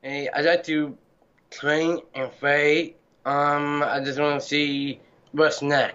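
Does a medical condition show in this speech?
Yes: Down syndrome; congenital, present from birth.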